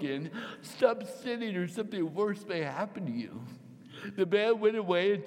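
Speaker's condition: Cerebral palsy, mild; head fell forward chin to chest, walking regained through swimming and swim therapy

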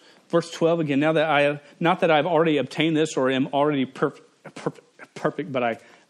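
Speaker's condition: Stuttering; cannot turn on or off; stutters involuntarily, cannot control it, strangers notice the stutter, earlier weddings not fully fluent; repeated sounds

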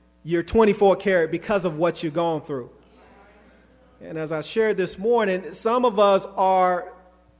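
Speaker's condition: No condition

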